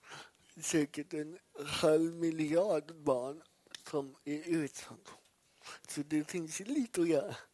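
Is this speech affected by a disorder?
Yes: cerebral palsy; great difficulty saying some words such as stockholm, much improved through practice.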